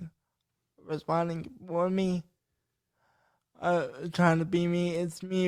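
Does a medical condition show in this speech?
Yes: cerebral palsy.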